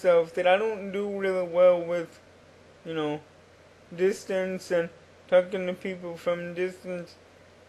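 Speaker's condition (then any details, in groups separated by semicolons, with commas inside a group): Cerebral palsy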